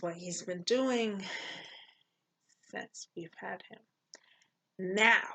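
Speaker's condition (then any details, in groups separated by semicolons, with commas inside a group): Cerebral palsy; poor balance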